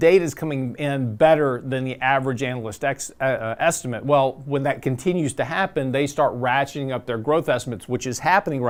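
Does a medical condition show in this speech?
No.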